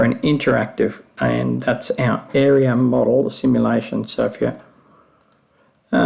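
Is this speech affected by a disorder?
No.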